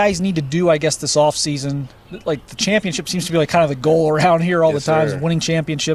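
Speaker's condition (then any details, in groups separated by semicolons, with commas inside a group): No condition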